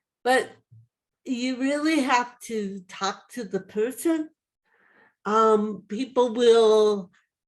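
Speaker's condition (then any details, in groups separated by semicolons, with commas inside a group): Cerebral palsy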